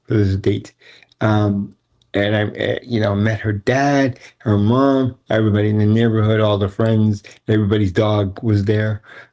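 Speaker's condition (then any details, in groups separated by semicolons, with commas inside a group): Cerebral palsy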